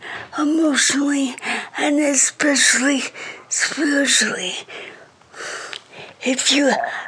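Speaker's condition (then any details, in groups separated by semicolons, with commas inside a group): Cerebral palsy; speech affected, reading very slow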